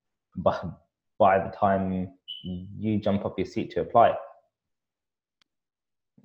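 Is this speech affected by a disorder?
Yes: stutter; pauses a bit, blocks at certain points; here repeated words, prolonged sounds.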